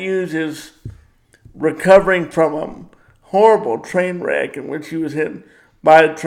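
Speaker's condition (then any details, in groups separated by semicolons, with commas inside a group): Cerebral palsy; power wheelchair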